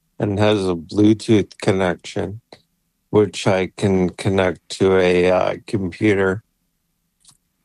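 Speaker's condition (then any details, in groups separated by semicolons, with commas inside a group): ALS; voice failing, banked voice for AI speech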